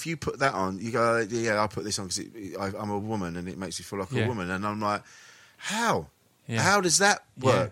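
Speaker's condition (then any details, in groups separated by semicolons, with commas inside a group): No condition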